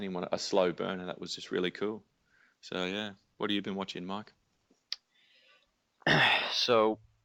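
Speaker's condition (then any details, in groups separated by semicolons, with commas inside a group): No condition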